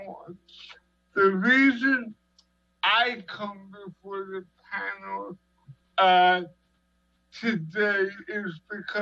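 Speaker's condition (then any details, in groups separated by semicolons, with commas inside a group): Cerebral palsy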